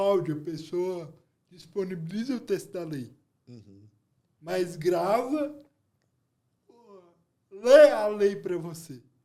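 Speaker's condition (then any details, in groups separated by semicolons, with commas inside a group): Cerebral palsy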